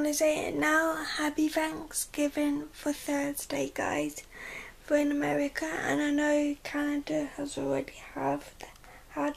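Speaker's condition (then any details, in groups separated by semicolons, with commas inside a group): Cerebral palsy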